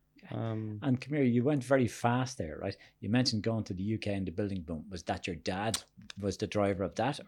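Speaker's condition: No condition

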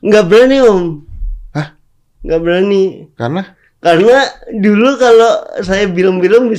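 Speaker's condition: Cerebral palsy; speaking is difficult

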